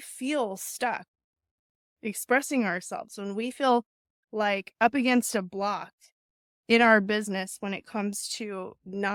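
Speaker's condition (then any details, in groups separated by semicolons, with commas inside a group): No condition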